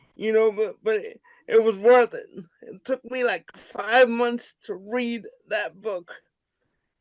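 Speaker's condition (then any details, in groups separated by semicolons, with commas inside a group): Cerebral palsy; wheelchair user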